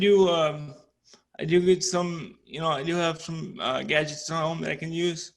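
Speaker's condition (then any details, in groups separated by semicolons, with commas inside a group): Cerebral palsy; dexterity issue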